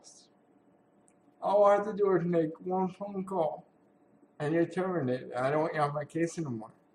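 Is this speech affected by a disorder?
Yes: cerebral palsy; has had surgery.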